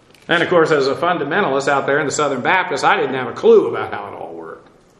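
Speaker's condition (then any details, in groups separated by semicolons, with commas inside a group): No condition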